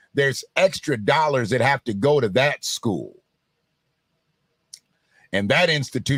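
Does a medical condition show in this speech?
No.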